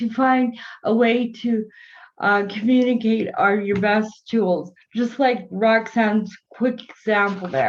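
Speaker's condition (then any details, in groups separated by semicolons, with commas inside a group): Cerebral palsy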